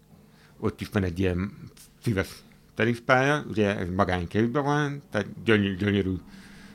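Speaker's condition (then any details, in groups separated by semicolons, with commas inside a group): Hearing impairment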